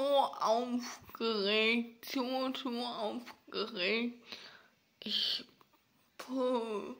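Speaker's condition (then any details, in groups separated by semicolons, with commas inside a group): Ataxia; ataxia affecting hands and fingers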